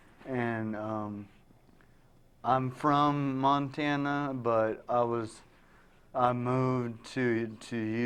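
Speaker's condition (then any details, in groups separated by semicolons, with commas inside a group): Traumatic brain injury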